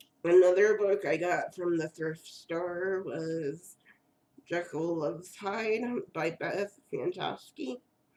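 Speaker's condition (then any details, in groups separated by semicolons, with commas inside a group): Cerebral palsy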